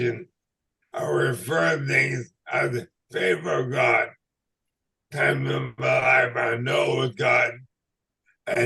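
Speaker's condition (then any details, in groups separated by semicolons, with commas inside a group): ALS/MND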